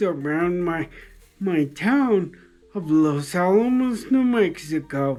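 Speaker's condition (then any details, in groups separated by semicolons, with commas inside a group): Traumatic brain injury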